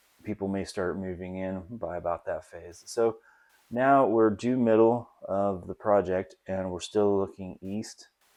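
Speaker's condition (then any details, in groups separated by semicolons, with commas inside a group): No condition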